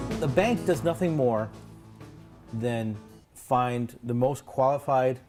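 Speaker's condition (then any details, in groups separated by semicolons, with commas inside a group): No condition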